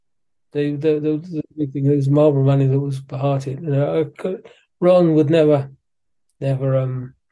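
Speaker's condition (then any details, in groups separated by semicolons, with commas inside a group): Parkinson's disease; suspected for a while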